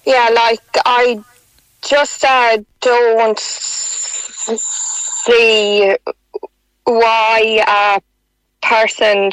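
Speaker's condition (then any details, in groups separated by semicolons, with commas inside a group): Stutter; stutter since about age 3, childhood speech therapy without benefit, adult speech program, costa breathing helped; about 34 years since onset, stutter accepted, no current therapy or techniques; affected from teenage years, worsened over years, struggles to get words out, stutters on phone; prolonged sounds, blocks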